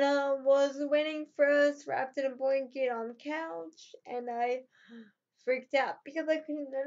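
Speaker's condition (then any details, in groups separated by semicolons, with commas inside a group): Cerebral palsy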